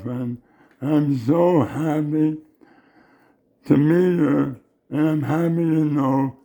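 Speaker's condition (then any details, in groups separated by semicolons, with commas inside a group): Oral cancer; base of tongue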